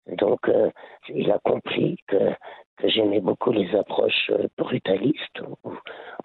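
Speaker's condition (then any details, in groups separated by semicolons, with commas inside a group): Laryngeal cancer; later lung cancer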